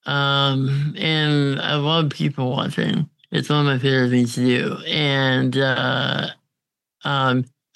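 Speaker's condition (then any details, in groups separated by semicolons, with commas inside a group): Congenital muscular dystrophy; uses ventilator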